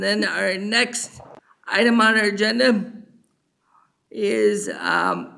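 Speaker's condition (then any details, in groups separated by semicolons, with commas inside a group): Cerebral palsy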